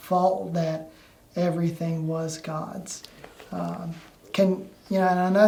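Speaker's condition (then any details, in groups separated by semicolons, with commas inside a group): No condition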